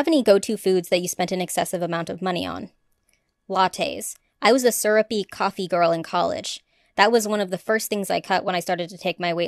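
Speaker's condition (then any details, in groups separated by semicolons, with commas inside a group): No condition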